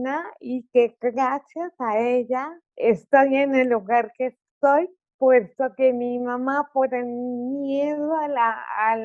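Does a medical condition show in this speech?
Yes: cerebral palsy; articulation affected.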